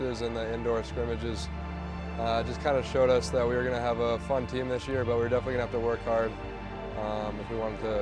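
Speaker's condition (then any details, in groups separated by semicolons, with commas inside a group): No condition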